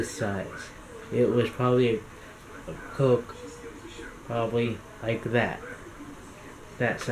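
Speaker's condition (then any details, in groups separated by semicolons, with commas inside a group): Cerebral palsy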